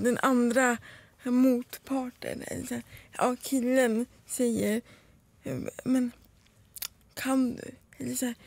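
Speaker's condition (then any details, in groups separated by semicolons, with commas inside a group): Cerebral palsy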